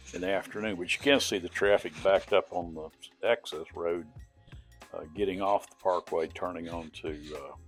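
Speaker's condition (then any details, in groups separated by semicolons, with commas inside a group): No condition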